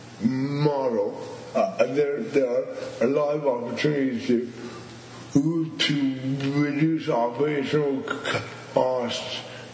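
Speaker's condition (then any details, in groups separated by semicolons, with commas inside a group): Cerebral palsy; cerebral palsy together with stuttering, described as a double whammy; moments of disfluency during recording; cerebral palsy compounds stuttering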